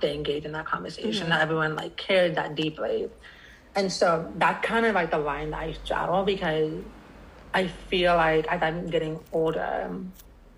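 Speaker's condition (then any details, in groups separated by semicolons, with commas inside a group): Deafness, cochlear implant; congenital deafness, cochlear implant right, hearing aid left, implant revision surgery, off-ear Kanzo processor; no sound without implant or hearing aid, never learned sign language; deaf accent, speech differs from hearing speakers, communicates by spoken language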